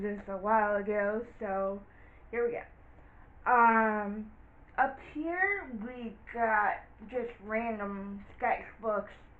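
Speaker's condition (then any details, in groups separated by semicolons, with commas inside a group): Cerebral palsy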